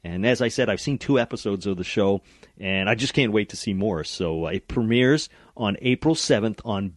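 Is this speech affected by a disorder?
No.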